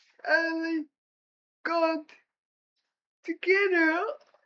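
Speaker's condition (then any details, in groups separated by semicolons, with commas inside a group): Cerebral palsy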